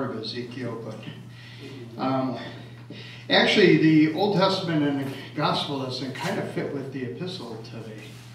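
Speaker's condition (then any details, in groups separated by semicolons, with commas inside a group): No condition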